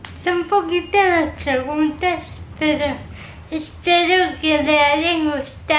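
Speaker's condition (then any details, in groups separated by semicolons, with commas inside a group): Cerebral palsy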